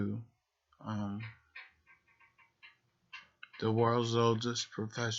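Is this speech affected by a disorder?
Yes: multiple sclerosis.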